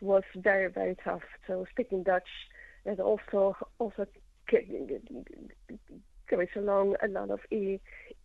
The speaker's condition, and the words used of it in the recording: Stuttering. When I speak German, I stutter more.